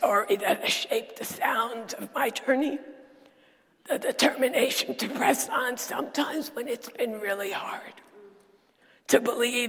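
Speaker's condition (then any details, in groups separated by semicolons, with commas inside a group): Dysphonia; sultry voice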